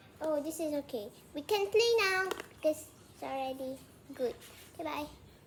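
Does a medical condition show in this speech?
No.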